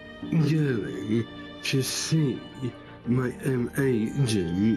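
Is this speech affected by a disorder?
Yes: Down syndrome; three copies of chromosome 21, from birth; age 38; told when very young would never read or speak.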